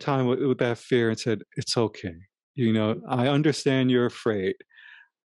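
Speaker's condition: No condition

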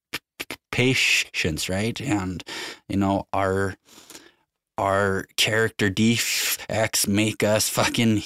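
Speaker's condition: Stutter; long-standing, long tried to hide it; stuttering evident during recording; sound and word repetitions, repeated fillers uh, hesitations and restarts; repeated sounds, prolonged sounds, blocks

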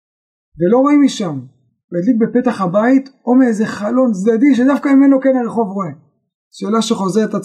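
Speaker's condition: No condition

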